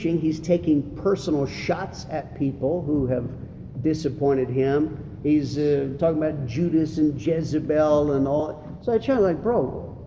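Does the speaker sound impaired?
No.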